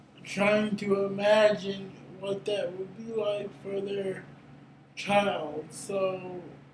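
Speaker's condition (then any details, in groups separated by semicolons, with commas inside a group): Cerebral palsy; brain injury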